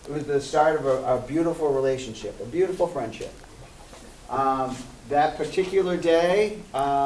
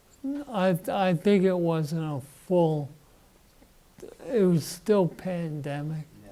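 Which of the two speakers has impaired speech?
The second: Parkinson's disease; young onset at 14, deep brain stimulation implant; symptomatic 48 years, no medication, wheelchair, spasms worse when fatigued.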